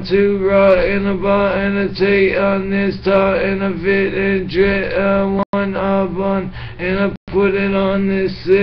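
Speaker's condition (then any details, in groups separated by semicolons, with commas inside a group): Brain injury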